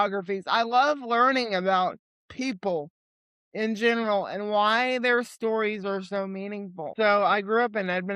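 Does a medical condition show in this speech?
Yes: cerebral palsy; limited hand mobility.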